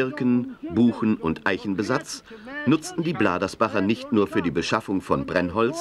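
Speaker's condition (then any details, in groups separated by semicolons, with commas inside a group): No condition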